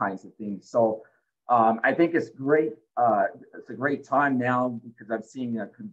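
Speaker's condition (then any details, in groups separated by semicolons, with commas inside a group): No condition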